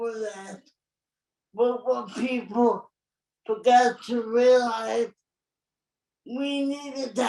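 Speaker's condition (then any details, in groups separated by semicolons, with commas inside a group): Cerebral palsy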